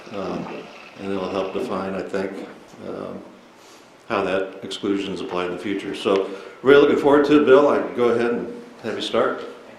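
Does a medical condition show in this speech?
No.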